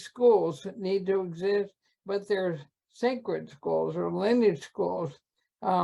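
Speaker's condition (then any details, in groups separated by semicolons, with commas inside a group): ALS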